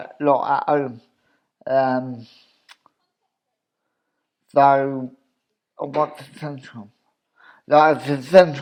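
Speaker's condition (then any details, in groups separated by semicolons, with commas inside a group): Cerebral palsy; obvious speech impediment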